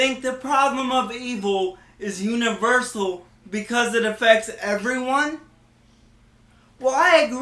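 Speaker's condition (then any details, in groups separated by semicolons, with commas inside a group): Cerebral palsy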